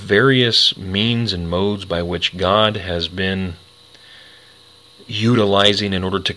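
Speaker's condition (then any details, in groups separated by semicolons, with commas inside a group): No condition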